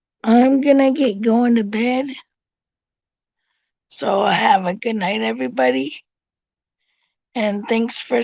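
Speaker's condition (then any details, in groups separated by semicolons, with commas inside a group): Cerebral palsy; since birth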